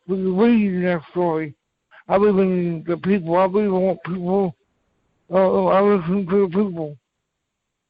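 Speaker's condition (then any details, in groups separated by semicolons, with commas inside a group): Cerebral palsy; from birth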